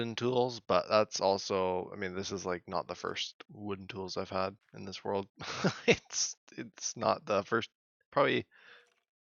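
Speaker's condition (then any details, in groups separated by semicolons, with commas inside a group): No condition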